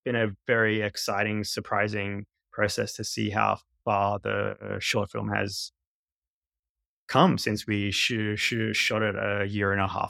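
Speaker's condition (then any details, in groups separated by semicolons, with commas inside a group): Stutter; stutter with blocks at times; Siri on iPhone misunderstands or interrupts, listeners on calls sometimes say not stuttering; repeated sounds, prolonged sounds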